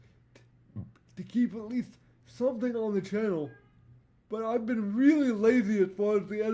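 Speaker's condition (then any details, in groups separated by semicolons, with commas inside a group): Cerebral palsy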